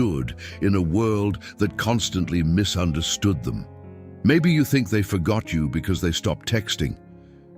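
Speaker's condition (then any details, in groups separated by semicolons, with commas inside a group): No condition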